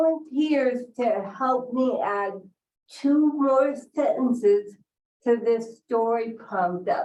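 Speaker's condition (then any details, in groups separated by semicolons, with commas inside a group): Cerebral palsy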